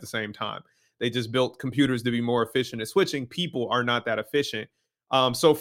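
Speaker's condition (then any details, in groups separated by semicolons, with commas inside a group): No condition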